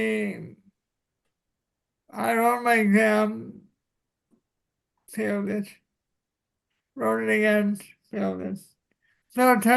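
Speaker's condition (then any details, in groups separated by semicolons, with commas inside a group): Cerebral palsy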